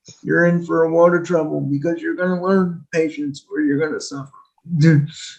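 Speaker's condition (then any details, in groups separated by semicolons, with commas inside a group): Quadriplegic cerebral palsy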